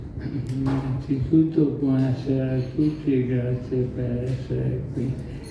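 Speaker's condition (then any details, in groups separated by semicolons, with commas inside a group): ALS (sla); marked dysphagia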